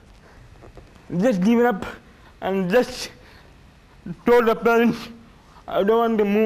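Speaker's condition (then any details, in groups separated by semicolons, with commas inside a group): Cerebral palsy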